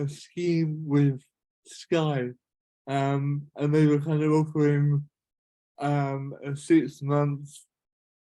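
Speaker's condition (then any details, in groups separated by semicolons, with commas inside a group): Cerebral palsy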